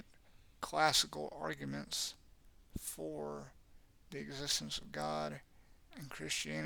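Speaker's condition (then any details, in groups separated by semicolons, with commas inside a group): Cerebral palsy; has had speech therapy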